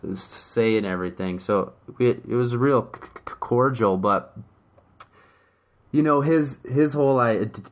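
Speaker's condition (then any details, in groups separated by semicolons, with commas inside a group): Stuttering; hidden until about 4-5 years ago, now openly stutters; stuttered a lot over recent weekend, less after drinking; repeated words, prolonged sounds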